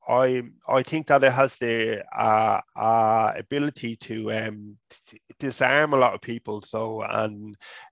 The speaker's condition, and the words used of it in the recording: Stuttering. I don't really have a choice as in if I'm going to stutter, but I really do have a choice in how I stutter as well.